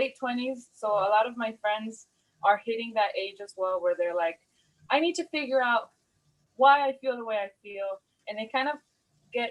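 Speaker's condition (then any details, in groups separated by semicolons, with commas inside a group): No condition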